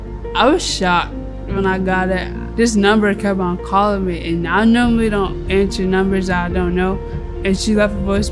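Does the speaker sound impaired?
Yes: cerebral palsy; cerebral palsy with seizures, bones and legs weak and painful in cold weather.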